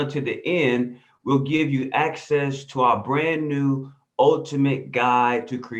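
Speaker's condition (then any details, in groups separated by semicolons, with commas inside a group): No condition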